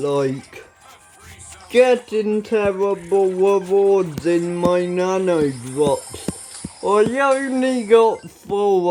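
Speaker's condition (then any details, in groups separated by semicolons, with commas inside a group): Ataxia; speech recently worse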